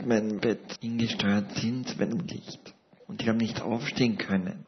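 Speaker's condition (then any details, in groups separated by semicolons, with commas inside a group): Paralysis with ventilator dependence; paralysis since seventh month of life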